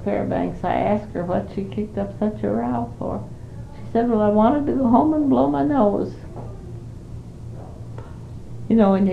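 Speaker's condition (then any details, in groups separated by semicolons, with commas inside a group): Parkinson's disease; 5 years since onset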